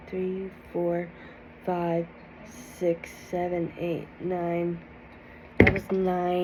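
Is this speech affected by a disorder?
Yes: cerebral palsy.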